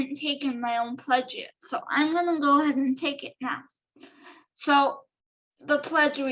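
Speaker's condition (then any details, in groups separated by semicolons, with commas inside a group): Cerebral palsy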